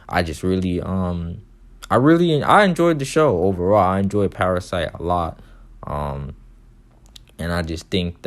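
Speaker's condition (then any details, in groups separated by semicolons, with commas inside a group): No condition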